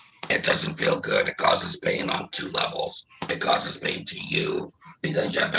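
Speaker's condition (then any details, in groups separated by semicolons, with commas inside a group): Laryngectomy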